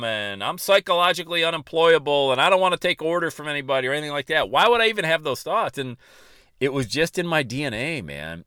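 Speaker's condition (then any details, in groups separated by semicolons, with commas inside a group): No condition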